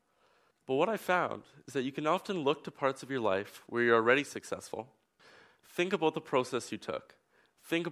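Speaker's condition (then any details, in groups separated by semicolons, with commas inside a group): No condition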